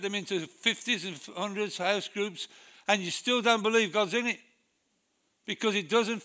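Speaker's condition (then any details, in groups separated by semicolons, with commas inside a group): Parkinson's disease; speech affected at brain scan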